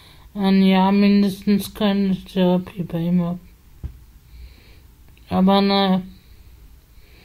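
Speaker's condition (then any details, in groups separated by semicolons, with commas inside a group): Spasticity from birth; multiple sclerosis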